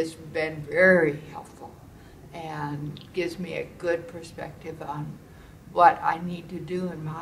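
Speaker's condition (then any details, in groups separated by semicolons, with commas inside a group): Primary progressive multiple sclerosis; tai chi, big symptom improvement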